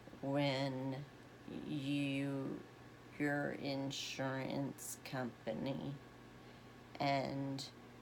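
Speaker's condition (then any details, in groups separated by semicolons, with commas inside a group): Essential tremor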